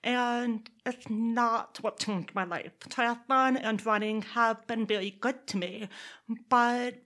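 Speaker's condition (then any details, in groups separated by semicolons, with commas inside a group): Deafness; born in Texas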